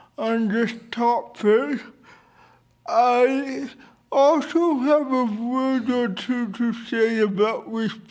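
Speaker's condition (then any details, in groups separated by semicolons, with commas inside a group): Cerebral palsy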